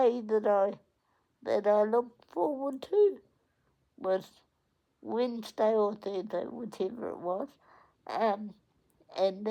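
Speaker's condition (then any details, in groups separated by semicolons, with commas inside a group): Cerebral palsy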